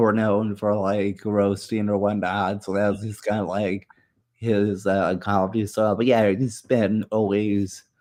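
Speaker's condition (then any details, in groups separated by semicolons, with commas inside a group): Muscular dystrophy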